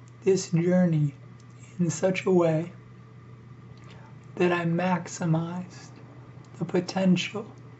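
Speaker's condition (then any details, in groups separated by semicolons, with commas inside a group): ALS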